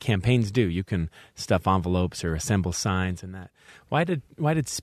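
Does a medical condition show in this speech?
No.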